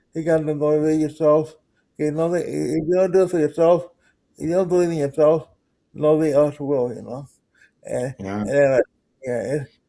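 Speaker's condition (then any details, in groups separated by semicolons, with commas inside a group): Cerebral palsy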